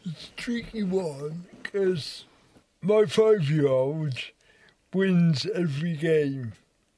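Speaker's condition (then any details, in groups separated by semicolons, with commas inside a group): Cerebral palsy; wheelchair user, involuntary movement, problems with arms; finds some words hard to say, difficulty with ch sound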